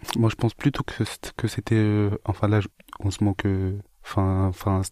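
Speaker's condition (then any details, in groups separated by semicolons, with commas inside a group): Stuttering; stuttering since age 12 to 13, start of 5e in collège; still stutters, partly hides it, especially with new people; stutter fully returned under grand oral pressure, eased after Mayotte trip, varies over time; repeated sounds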